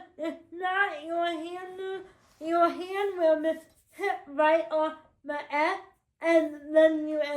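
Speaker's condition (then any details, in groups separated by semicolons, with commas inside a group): Cerebral palsy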